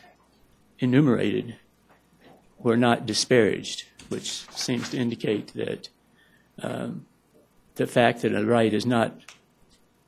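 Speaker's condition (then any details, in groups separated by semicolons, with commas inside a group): Parkinson's; may stumble over words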